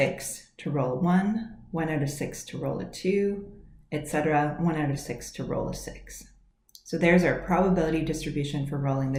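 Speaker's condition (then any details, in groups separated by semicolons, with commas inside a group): No condition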